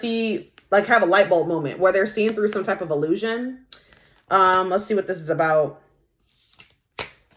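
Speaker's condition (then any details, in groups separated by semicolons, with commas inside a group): No condition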